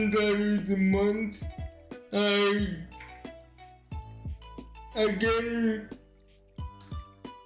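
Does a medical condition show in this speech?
Yes: cerebral palsy.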